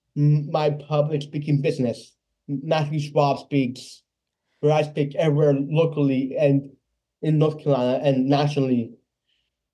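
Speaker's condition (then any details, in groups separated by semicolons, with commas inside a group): Down syndrome; congenital, lifelong; age 26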